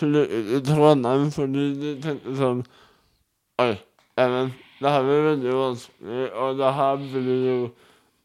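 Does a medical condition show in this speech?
Yes: cerebral palsy; wheelchair user.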